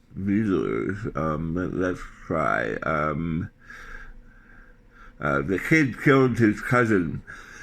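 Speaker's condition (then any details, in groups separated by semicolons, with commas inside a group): Tongue cancer surgery, tongue graft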